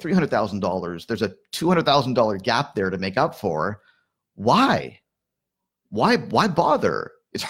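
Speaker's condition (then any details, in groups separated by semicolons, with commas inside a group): No condition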